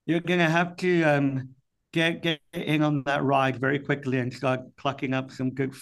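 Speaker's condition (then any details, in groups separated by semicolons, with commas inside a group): Cleft palate; speech impediment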